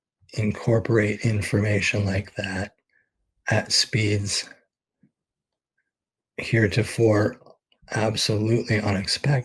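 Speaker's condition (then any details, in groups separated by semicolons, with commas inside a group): ALS; expects to lose voice very soon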